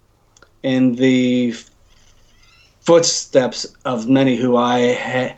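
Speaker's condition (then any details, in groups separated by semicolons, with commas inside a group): Stuttering; covert stuttering, hidden for years, struggled with speech since early years; went back to speech therapy as adult, now open about stuttering, National Stuttering Association member since 2006; stuttered badly when nervous or anxious, sometimes only mild, avoided speaking roles, chose behind-camera work; blocks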